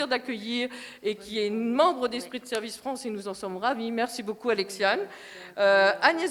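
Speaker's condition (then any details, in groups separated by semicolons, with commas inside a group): No condition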